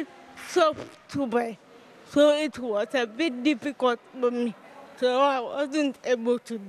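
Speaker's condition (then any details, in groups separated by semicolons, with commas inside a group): Cerebral palsy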